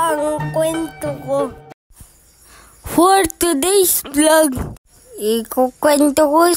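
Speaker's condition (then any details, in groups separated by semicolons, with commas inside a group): Cerebral palsy; affects hands, cannot write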